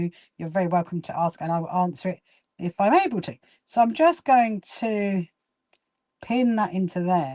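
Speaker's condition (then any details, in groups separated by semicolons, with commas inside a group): No condition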